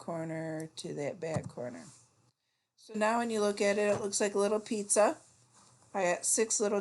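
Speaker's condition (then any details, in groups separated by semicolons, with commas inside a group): No condition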